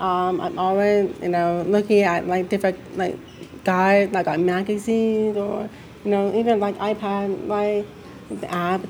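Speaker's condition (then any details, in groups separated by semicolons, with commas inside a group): Deafness; signs with family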